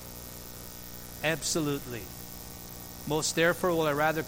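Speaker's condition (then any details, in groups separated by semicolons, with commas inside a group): No condition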